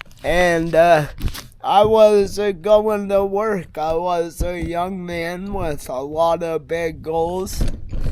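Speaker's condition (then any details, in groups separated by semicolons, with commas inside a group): Multiple sclerosis; affects hands and left arm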